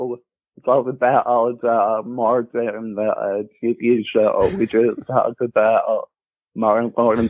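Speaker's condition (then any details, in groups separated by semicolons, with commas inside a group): Muscular dystrophy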